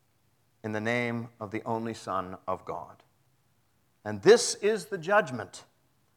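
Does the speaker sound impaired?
No.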